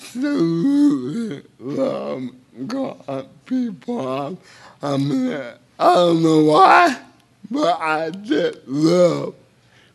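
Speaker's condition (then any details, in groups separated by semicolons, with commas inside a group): Cerebral palsy; a little difficult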